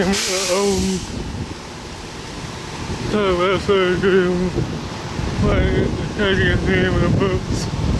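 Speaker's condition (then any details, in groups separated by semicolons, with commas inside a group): Cerebral palsy; body affected; speech disability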